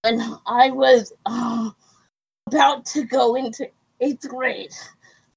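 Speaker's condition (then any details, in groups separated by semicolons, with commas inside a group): Cerebral palsy; quadriplegic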